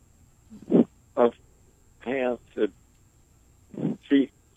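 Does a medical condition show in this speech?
Yes: ALS, through a speech-generating device; motor neuron loss, progressive paralysis with sensation intact, pain with paralysis; about 17 to 20 years since onset, uses wheelchair, approaching total paralysis; barely able to speak.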